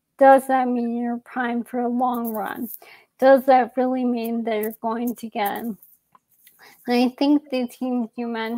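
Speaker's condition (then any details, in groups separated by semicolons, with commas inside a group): ALS; young onset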